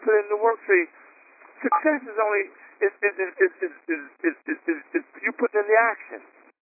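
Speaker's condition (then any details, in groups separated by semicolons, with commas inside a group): Stuttering; self-described stutter, country accent and way of talking; repeated words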